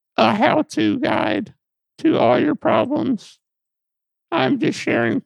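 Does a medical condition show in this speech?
Yes: muscular dystrophy; lifelong.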